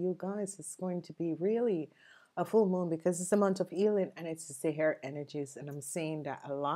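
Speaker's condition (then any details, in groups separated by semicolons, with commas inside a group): No condition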